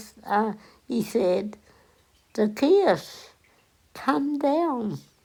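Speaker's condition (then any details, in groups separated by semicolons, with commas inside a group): Cerebral palsy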